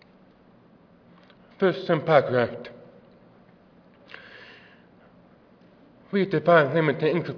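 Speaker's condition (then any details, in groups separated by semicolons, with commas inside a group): Deafness; works with interpreters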